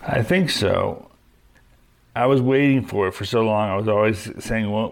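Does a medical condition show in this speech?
Yes: young onset Parkinson's disease; onset age 38, LRRK2 hereditary form, right hand weakness first, medication 5 years with wearing off, freezing; deep brain stimulator in place, daily exercise, no cognitive problems while working.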